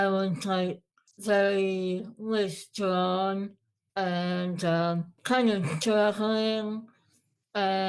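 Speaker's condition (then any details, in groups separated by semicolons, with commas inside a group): Moebius syndrome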